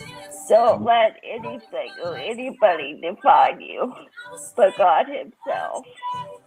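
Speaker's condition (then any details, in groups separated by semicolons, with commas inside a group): Cerebral palsy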